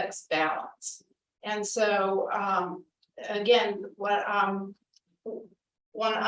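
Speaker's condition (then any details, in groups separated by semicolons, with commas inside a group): No condition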